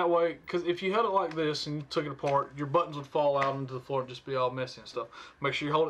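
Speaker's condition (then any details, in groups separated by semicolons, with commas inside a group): No condition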